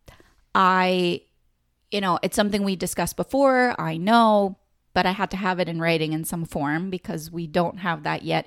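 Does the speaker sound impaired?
No.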